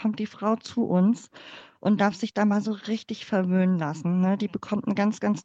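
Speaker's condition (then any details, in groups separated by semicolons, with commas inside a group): Cleft palate; congenital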